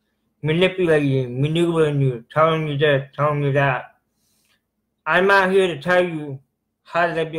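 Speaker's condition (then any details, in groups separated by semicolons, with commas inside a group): Cerebral palsy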